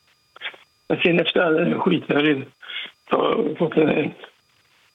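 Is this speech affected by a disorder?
Yes: Parkinson's disease; 40-50 tablets a day, operation with something put down throat; recovering, intensive care with oxygen about two months ago, nearly died; hard to speak at times, trouble getting voice out.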